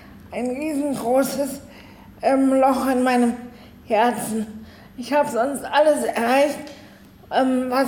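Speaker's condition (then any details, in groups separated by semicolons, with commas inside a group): Cerebral palsy, spastic, arms and legs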